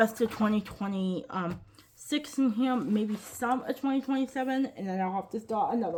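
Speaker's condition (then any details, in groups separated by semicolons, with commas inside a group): Cerebral palsy, quadriplegic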